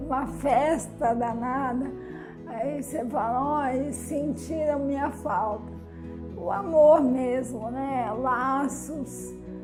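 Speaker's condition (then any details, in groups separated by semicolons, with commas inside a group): Amyotrophic lateral sclerosis; onset with left hand weakness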